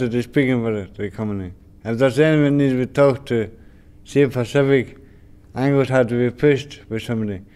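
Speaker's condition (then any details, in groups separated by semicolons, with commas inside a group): Brain injury; mild speech impediment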